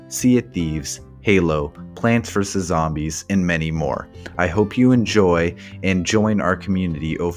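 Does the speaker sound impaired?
No.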